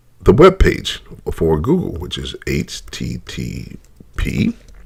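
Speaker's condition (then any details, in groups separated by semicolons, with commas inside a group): No condition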